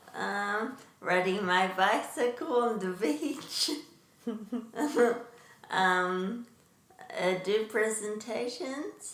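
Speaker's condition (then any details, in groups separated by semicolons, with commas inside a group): Traumatic brain injury; car crash; relearned talking, speech and language therapy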